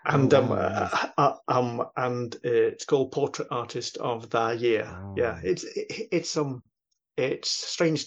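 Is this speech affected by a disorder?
Yes: stammering; talks with a stammer; here repeated words, prolonged sounds.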